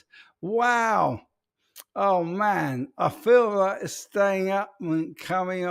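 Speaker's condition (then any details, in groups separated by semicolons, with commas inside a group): ALS; speech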